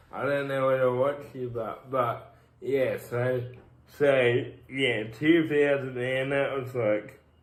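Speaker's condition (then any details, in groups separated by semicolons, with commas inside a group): Cerebral palsy; from birth, tight muscles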